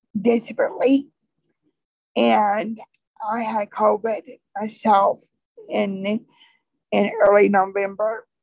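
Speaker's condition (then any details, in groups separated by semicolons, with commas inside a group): Cerebral palsy; from birth, birth defect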